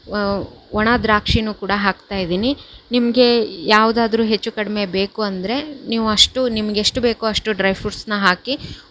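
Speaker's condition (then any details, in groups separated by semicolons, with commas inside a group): No condition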